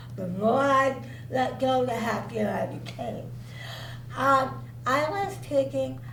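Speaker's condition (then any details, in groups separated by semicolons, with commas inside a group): Cerebral palsy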